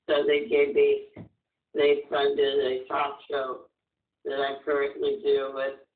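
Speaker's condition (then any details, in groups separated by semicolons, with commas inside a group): Muscular dystrophy; physical disability, uses power wheelchair for independence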